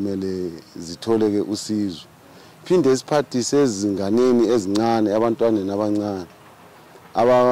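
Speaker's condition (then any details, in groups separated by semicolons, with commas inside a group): No condition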